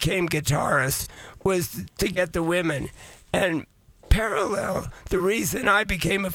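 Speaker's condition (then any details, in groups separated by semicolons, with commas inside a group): Voice changed after vocal cord surgery; likened to Miles Davis after surgery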